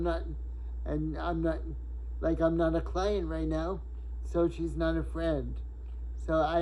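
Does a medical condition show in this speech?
Yes: cerebral palsy.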